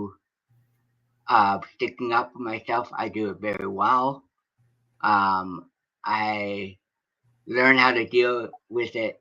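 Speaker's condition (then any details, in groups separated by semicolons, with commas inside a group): Cerebral palsy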